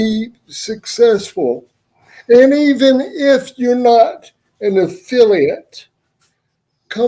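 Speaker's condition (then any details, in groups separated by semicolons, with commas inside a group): Cerebral palsy; wheelchair user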